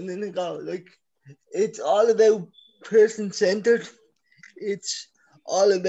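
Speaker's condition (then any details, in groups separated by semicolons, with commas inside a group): Cerebral palsy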